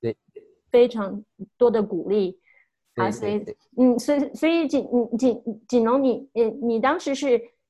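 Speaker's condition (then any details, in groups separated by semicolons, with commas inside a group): Stuttering; since childhood, not yet overcome, may never overcome; still stutters; no stuttering when talking to self, stutters when talking with others; repeated sounds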